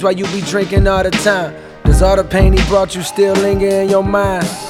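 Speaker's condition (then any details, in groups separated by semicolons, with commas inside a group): No condition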